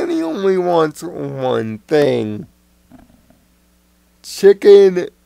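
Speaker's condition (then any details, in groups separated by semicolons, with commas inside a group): Cerebral palsy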